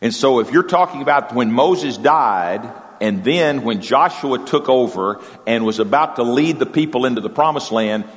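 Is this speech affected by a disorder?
No.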